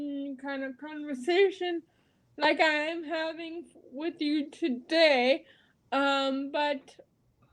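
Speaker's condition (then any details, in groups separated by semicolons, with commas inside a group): Cerebral palsy; spasticity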